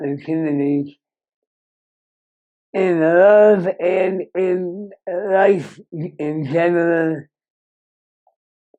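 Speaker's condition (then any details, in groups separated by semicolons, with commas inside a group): Moebius syndrome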